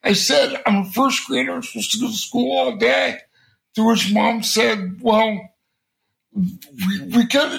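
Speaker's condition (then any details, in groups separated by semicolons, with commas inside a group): Cerebral palsy; congenital, since birth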